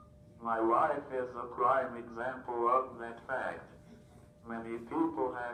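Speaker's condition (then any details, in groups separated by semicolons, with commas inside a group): Cerebral palsy, athetoid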